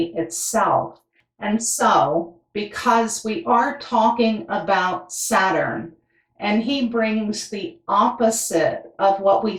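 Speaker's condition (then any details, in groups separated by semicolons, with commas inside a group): No condition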